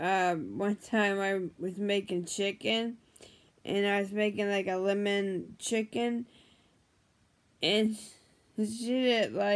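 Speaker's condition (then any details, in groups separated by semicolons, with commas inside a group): Brain injury; memory problems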